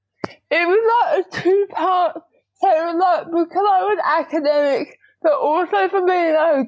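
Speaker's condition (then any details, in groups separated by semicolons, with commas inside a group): Cerebral palsy, spastic diplegia; teenager, fully mobile without wheelchair, scooter planned through NDIS, on medication, no surgery yet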